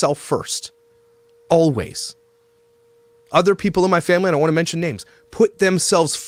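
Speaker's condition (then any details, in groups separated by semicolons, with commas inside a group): No condition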